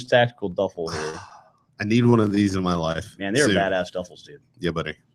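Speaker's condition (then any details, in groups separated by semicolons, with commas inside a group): No condition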